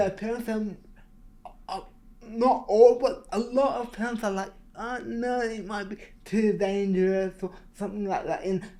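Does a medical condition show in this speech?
Yes: cerebral palsy.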